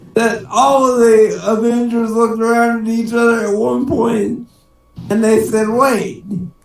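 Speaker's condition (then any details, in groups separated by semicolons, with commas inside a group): Cerebral palsy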